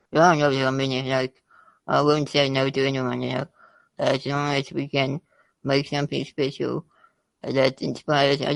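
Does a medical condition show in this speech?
Yes: spinal muscular atrophy type 2.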